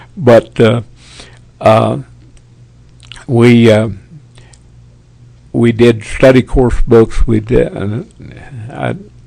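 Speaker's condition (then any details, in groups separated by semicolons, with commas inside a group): Parkinson's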